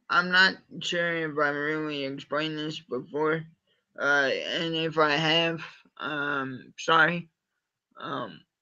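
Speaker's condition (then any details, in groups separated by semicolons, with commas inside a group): Cerebral palsy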